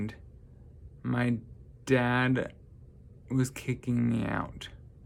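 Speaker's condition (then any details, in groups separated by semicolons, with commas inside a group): Traumatic brain injury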